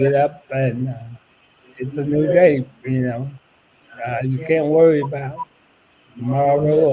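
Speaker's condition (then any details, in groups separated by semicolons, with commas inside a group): ALS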